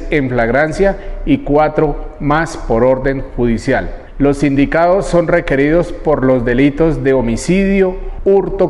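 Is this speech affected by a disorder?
No.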